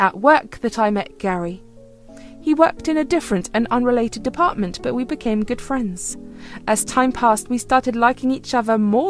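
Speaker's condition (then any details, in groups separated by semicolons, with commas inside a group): No condition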